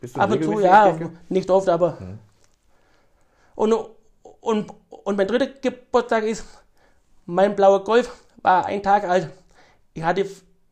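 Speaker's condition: Stuttering, severe; stutter since childhood, cause unknown, parents also do not know cause; extreme stutter per host, repetitions of words and phrases, host understands well; repeated words, blocks

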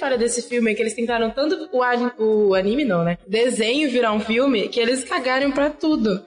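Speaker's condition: No condition

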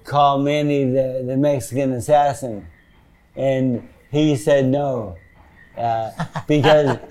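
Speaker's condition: Parkinson's disease; sometimes

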